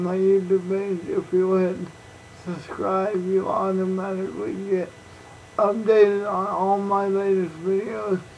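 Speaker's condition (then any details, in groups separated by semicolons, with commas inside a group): Cerebral palsy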